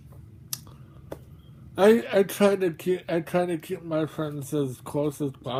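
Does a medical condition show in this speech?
Yes: mobius syndrome.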